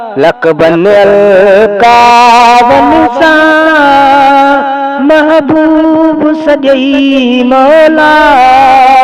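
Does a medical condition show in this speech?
No.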